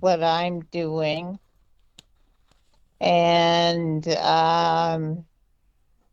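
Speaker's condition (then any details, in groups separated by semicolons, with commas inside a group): Multiple sclerosis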